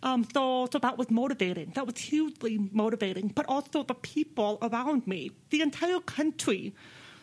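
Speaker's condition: Deafness; speaks with own voice

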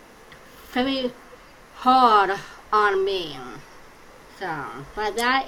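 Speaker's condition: Down syndrome; congenital, present since birth

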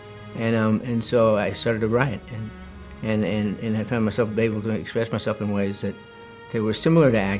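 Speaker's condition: Parkinson's disease; young onset Parkinson's, diagnosed at 29, about 30 years with disease, spinal tumor surgery, relearned walking; fall shattered arm after spinal surgery

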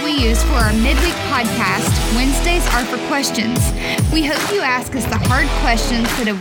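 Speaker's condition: No condition

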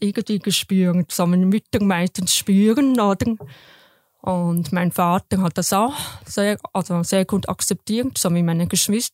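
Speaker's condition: Deafness, congenital; intensive hearing and speech therapy

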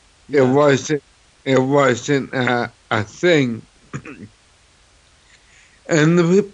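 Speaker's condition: Cerebral palsy; no typical CP voice

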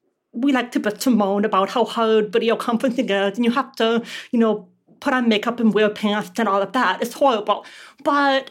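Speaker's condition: Deafness; relies on lip reading

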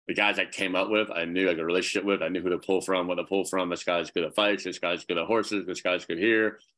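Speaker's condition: Cleft palate; congenital, severe, nose and upper lip a bubble, teeth or nose, many surgeries; speech impediment growing up, speech therapy all through school

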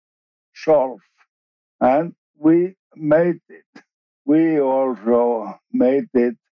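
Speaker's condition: ALS; initially diagnosed bulbar-onset, later reclassified as regular form, wheelchair user; slurred or slowed speech

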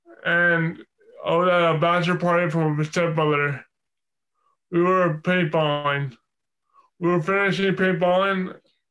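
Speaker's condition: Dysarthria; severe brain injury from car crash, coma, balance and coordination affected, disinhibition, relearned talking, eating; walking and talking again after intensive rehab, physiotherapist, kinesiologist, home gym, coaching, still improving; weak speech muscles, hard to speak clearly, must concentrate to form words, mistaken for drunk

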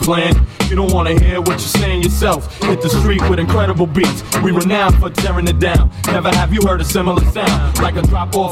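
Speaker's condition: No condition

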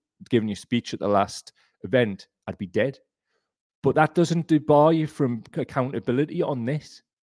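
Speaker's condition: No condition

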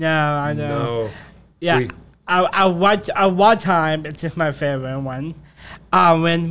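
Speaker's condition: Down syndrome; congenital

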